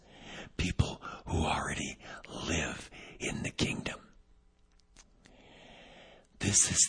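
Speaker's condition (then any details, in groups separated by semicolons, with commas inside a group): Vocal cord paralysis, unilateral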